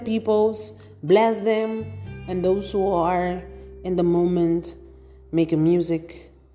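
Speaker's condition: No condition

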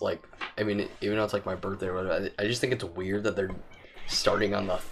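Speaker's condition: No condition

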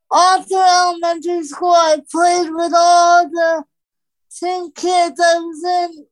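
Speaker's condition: Cerebral palsy; wheelchair from 4

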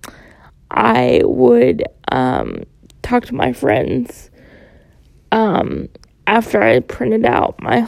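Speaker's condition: Cerebral palsy; born 29 weeks premature

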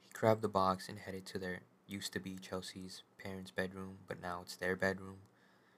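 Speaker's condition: No condition

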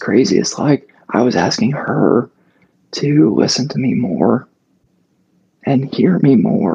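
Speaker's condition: Mixed spasmodic dysphonia; mixed abductor and adductor type, adult onset

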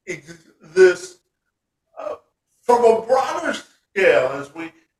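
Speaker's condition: Spastic quadriplegia cerebral palsy

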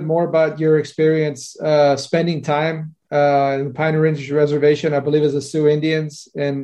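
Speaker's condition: No condition

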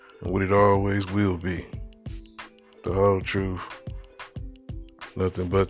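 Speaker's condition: No condition

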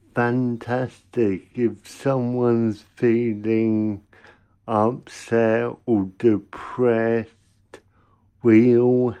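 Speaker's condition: Cerebral palsy; congenital

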